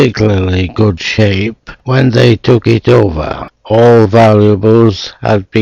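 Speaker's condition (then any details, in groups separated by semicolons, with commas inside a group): Motor neuron disease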